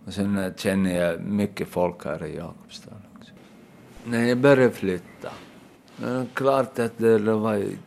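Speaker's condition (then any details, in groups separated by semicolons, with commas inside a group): Aphasia after brain injury; hit by car at age seven, no diagnosis given, right hand difficulty, memory gaps; taken to Malmska Sjukhuset, later tested in Vasa, past seizures treated with medication, now off medication; word-finding difficulty, circumlocution, could not speak at first after injury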